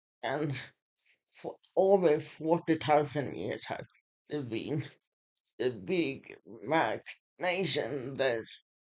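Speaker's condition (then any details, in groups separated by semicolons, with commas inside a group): Muscular Parkinson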